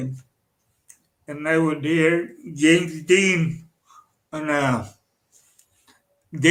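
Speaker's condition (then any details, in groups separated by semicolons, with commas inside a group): Cerebral palsy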